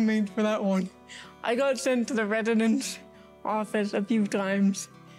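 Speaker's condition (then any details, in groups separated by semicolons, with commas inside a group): Cerebral palsy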